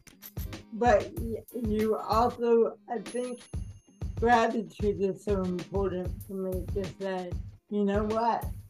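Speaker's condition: Cerebral palsy; mildly affects speaking and gait

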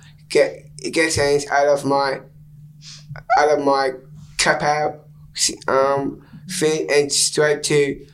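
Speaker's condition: Down syndrome

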